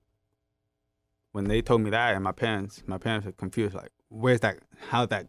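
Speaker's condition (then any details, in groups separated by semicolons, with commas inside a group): Hard of hearing, gentamicin-induced hearing loss; speech therapy due to hearing loss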